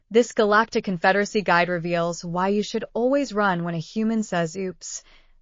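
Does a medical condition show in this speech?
No.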